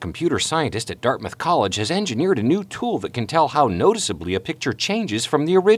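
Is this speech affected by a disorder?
No.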